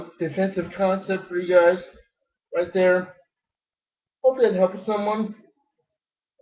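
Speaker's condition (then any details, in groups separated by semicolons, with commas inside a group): Cerebral palsy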